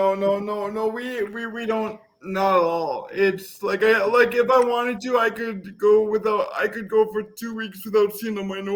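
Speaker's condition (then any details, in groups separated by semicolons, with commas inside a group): Cerebral palsy; voice affected by condition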